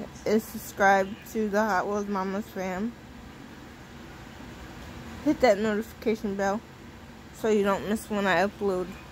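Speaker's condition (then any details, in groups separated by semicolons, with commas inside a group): Cerebral palsy; sounds out of breath after therapy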